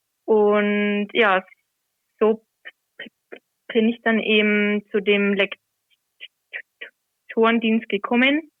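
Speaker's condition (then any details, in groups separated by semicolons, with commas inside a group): Stuttering; covert stuttering for many years, aware from about age 10, hidden until 21; openly stuttering, regularly reads scripture aloud in church since January last year, nervous beforehand; not stutter-free when reading aloud, anticipates difficult words in advance, avoided words, trouble with t-words; prolonged sounds, blocks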